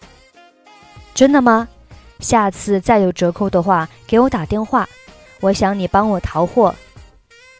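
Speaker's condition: No condition

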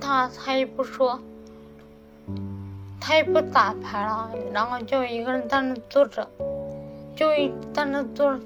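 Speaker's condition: Cerebellar atrophy, hereditary; listeners struggle to understand

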